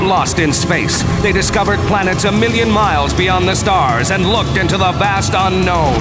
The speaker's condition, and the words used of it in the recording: No condition.